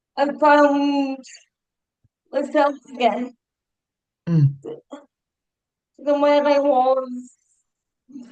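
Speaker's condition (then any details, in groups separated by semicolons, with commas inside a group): Cerebral palsy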